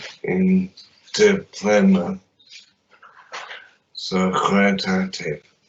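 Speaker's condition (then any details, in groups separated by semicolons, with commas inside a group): Traumatic brain injury; walks independently, fatigue, therapy ended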